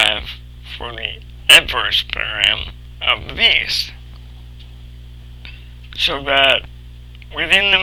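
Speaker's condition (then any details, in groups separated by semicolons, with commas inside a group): Cerebral palsy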